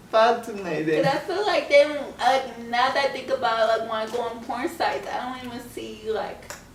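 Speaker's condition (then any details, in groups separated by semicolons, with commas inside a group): Cerebral palsy; scoliosis, spine and leg surgery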